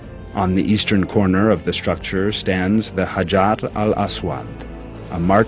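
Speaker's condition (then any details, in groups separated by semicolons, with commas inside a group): No condition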